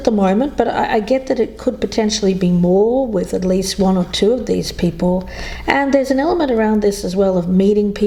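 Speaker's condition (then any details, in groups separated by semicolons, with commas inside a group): No condition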